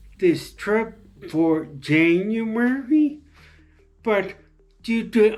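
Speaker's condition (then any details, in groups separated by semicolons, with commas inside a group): Traumatic brain injury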